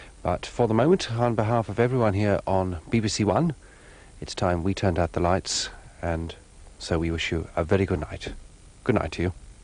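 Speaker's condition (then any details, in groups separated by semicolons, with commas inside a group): No condition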